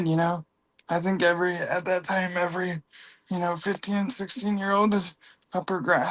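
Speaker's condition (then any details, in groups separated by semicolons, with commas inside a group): Cerebral palsy; from birth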